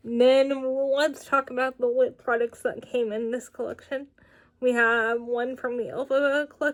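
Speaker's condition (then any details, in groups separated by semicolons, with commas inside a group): Cerebral palsy, spastic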